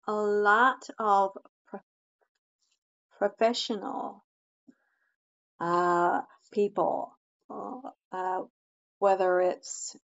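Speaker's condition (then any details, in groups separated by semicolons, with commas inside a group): Stuttering; stuttering since childhood, childhood speech therapy, no cure; currently in speech therapy, neck relaxation and breathing techniques, fluency skills; still stutters, notably on own name or number, therapy increased fluency; repeated sounds, blocks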